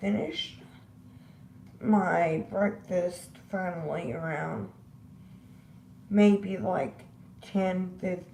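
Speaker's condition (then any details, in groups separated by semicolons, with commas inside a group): Disability causing slurred speech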